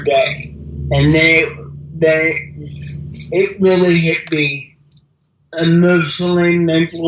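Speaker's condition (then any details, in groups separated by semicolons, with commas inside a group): Cerebral palsy; wheelchair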